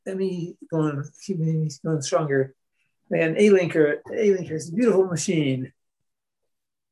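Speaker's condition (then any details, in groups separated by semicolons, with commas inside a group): Parkinson's disease; progressive Parkinson's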